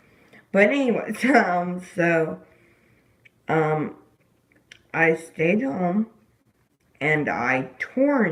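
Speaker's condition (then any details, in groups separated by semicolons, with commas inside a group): Disability causing slurred speech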